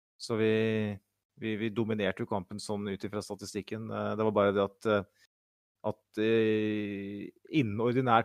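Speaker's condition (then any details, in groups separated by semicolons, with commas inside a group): No condition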